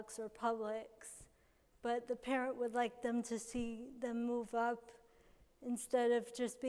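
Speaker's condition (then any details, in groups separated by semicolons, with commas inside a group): Cerebral palsy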